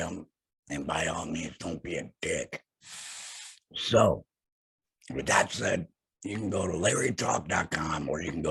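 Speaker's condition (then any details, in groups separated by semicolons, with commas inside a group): Laryngectomy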